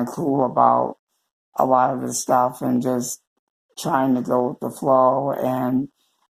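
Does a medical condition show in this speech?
Yes: cerebral palsy.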